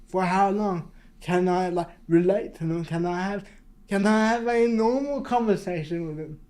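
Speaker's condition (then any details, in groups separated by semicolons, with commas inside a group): Cerebral palsy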